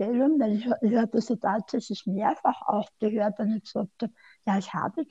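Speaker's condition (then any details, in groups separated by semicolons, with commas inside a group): Tongue cancer surgery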